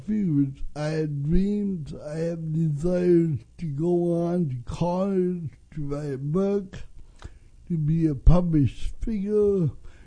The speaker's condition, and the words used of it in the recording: Cerebral palsy. And that's why I talk the way I do.